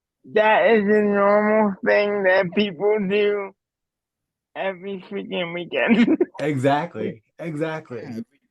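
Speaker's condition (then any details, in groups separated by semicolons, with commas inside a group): Cerebral palsy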